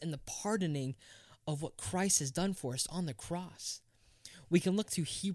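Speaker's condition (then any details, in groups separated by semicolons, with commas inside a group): No condition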